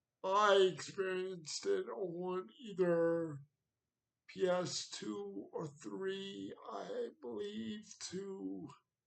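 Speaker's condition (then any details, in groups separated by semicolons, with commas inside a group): Cerebral palsy; wheelchair, needs transfer help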